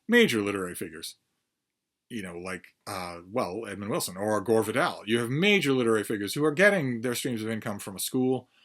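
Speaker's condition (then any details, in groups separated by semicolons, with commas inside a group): No condition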